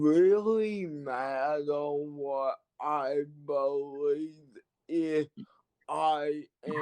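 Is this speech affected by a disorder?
Yes: cerebral palsy.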